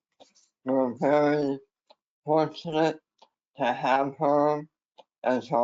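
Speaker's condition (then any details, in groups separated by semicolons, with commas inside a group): Head and neck cancer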